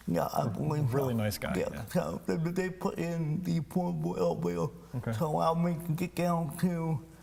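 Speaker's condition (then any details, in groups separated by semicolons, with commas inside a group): Cerebral palsy; speech impairment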